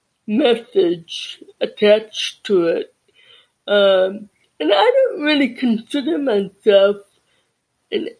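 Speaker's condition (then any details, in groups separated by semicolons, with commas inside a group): Deafness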